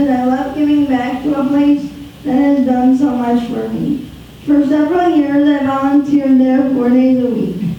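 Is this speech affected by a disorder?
Yes: spastic quadriplegic cerebral palsy.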